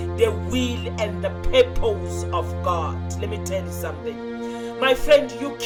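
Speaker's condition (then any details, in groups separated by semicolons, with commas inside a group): No condition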